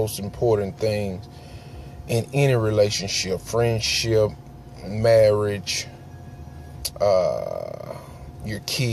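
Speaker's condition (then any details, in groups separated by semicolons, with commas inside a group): No condition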